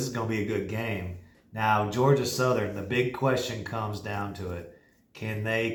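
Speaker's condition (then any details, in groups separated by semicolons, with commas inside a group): No condition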